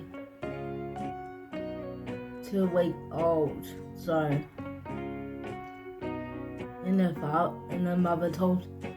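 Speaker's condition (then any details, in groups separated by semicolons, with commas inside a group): Cerebral palsy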